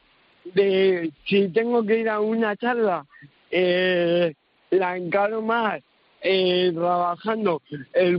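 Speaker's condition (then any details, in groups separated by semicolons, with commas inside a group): Cerebral palsy; no intellectual disability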